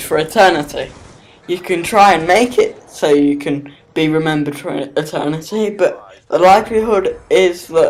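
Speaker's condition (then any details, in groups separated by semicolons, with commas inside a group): Cerebral palsy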